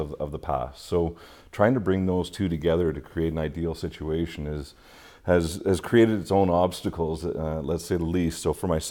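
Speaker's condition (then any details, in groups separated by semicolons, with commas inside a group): No condition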